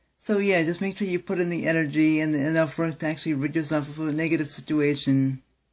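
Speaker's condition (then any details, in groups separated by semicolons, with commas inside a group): Cerebral palsy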